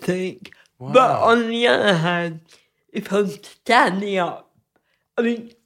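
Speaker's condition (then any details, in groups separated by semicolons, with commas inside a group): Cerebral palsy; from birth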